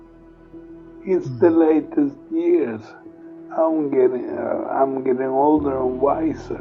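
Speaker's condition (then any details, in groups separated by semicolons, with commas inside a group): Multiple sclerosis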